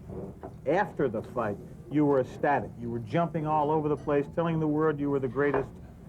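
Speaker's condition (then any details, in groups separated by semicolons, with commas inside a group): No condition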